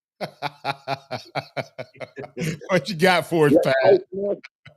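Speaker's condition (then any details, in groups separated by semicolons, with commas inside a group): No condition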